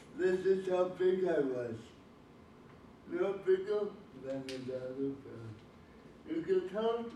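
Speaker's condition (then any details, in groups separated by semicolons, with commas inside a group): Cerebral palsy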